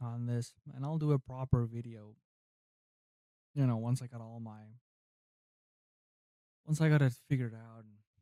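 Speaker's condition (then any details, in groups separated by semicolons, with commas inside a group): No condition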